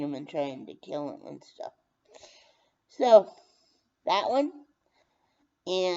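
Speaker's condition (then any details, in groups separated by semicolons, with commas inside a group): Brain injury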